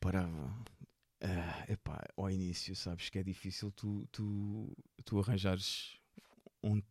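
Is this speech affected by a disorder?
Yes: stuttering; stuttering for 38 years, severity varies, hidden for decades, speech therapy taught acceptance and softening; stutter more noticeable in this conversation, not usual way of speaking, increased during recording; stuttering varies mild to marked, blocks, not controllable, mostly fluent on stage through voice use; here repeated sounds, repeated words.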